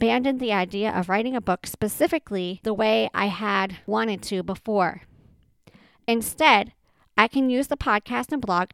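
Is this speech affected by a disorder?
Yes: cleft palate with Pierre Robin, Pierre Robin sequence, no cleft lip; childhood sound substitutions from open palate, speech therapy through 4th-5th grade, normal since surgery near twelve.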